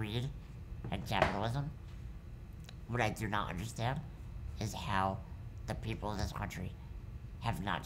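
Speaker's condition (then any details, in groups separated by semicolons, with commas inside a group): Muscular dystrophy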